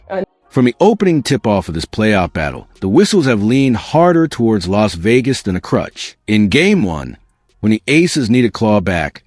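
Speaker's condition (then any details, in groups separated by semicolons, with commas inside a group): No condition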